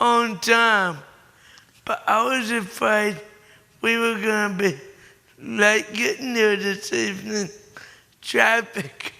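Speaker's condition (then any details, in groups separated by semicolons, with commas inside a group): Cerebral palsy; born premature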